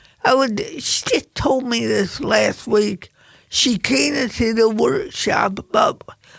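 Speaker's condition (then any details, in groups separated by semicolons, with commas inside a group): Cerebral palsy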